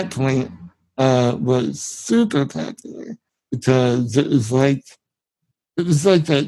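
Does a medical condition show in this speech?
Yes: spinal muscular atrophy; genetic, from birth.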